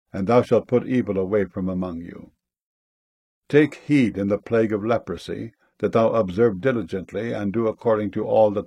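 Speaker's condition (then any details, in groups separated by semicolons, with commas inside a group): No condition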